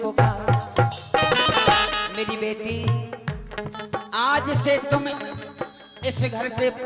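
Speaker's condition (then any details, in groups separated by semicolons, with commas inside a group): No condition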